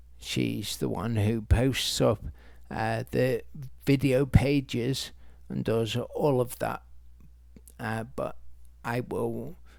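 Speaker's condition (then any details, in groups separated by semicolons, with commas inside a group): Multiple sclerosis; progressive form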